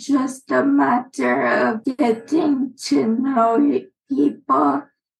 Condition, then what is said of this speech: Aphasia. I will go ahead and say, just because I talk poorly does not mean my intellect is any less than, which is not a standard thing to think about